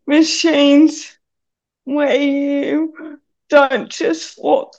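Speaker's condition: Cerebral palsy; needs hand to hold on steep stairs

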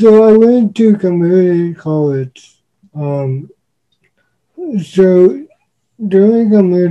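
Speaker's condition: Cerebral palsy; uses wheelchair

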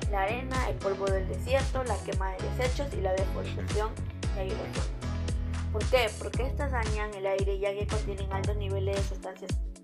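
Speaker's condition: No condition

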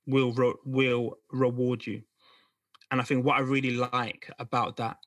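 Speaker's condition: Stammer; struggles to get words out, other sounds before intended word, single words take longer; repeated words, prolonged sounds

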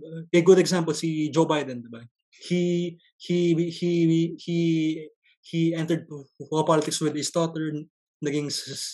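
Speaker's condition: Stuttering; stutter since early childhood, noticed on entering grade school; broken, choppy non-fluent speech, dreads answering strangers like jeepney drivers, public communication affected; repeated sounds, repeated words

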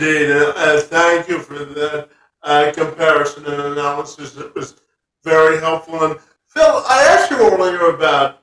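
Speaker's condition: Cerebral palsy; from birth

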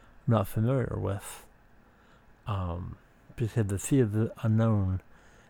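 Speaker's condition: Speech impediment

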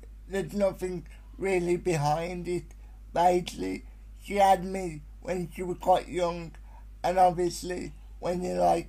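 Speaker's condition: Spastic quadriplegic cerebral palsy, severe

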